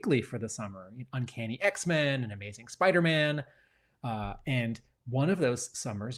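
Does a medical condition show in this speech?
No.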